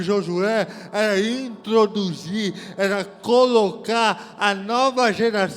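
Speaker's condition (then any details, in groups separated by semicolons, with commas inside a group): Cerebral palsy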